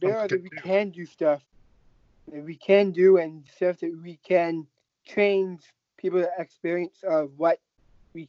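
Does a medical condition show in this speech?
Yes: Down syndrome; adult, 30 years old; recorded voice samples for Google project understood, Project Euphonia, to train speech recognition.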